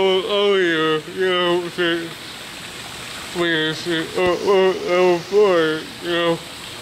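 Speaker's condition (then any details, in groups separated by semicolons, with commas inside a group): Cerebral palsy; speech disability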